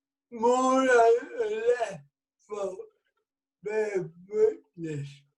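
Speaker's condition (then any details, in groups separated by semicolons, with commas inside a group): Cerebral palsy; affects speech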